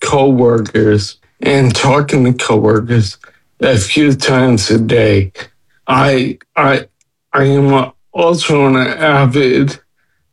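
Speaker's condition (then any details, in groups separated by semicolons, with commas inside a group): Friedreich's ataxia; diagnosed at age 19, onset with balance and gait problems, wheelchair user about 25 years; slowed, hard-to-understand speech with progression, speech and swallowing improved on Skyclarys, more speech confidence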